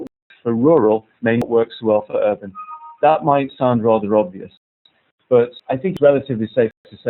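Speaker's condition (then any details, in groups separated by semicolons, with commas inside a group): No condition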